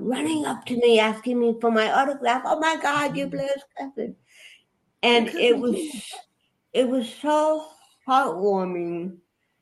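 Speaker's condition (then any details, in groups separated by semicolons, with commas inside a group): Cerebral palsy; affects body movements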